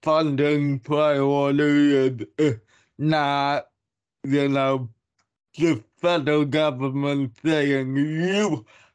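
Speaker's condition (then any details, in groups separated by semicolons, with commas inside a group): Cerebral palsy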